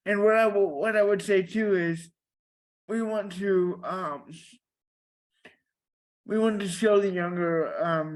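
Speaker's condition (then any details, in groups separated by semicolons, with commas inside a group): Cerebral palsy; quadriplegia, all four limbs, from birth, brain oxygen loss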